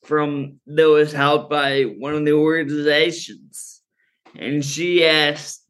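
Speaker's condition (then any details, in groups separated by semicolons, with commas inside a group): Friedreich's ataxia; ataxia worse when tired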